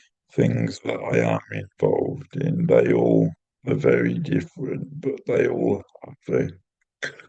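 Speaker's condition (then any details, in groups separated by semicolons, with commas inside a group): Cerebral palsy; intrathecal baclofen pump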